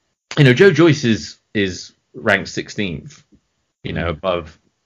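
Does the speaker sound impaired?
No.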